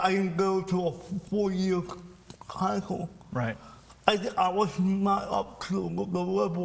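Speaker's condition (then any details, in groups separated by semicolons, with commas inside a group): Cerebral palsy; from birth; speech impairment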